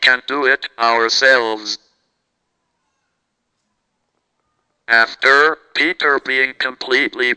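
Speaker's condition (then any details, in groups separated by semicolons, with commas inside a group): Cerebral palsy, speech-generating device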